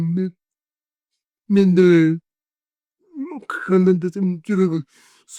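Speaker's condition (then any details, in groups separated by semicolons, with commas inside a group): Cerebral palsy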